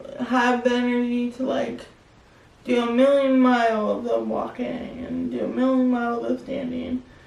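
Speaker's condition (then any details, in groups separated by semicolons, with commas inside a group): Spastic quadriplegic cerebral palsy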